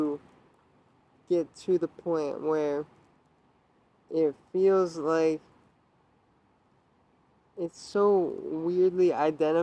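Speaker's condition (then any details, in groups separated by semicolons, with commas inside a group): Traumatic brain injury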